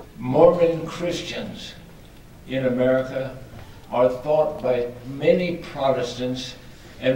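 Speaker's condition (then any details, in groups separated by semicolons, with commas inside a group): ALS; extremely weak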